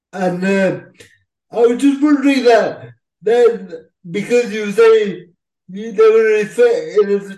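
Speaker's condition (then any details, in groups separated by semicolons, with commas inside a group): Cerebral palsy; cerebral palsy since childhood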